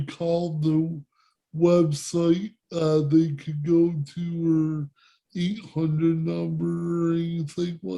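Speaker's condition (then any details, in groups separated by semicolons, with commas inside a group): Cerebral palsy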